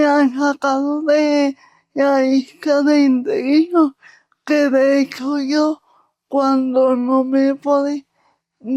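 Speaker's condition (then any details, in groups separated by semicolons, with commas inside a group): Cerebral palsy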